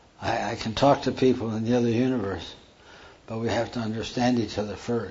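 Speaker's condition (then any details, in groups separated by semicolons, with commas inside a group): Parkinson's; hand tremor during talk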